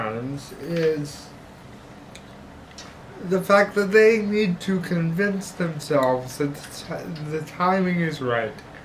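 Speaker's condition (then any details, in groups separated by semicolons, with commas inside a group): Cerebral palsy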